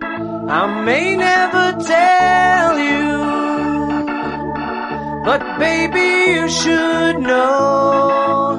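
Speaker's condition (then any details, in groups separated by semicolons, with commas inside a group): No condition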